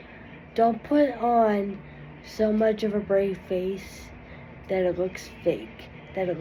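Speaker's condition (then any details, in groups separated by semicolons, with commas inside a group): Cerebral palsy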